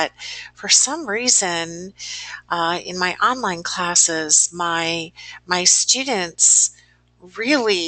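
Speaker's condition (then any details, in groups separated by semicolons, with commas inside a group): No condition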